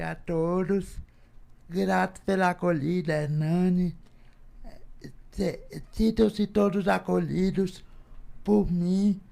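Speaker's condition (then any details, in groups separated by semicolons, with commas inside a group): Cerebral palsy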